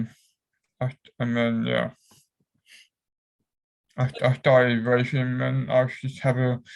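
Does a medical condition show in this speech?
Yes: cerebral palsy; affects whole body; cramps.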